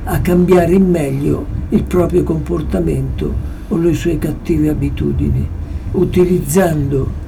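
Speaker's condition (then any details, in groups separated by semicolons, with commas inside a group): Parkinson's disease; approaching final stage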